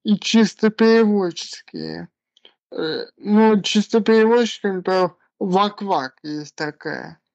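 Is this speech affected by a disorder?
Yes: cerebral palsy.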